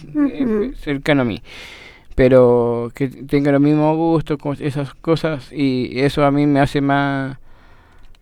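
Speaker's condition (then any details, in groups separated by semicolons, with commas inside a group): Down syndrome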